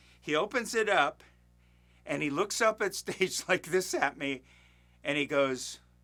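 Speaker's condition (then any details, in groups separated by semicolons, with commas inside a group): No condition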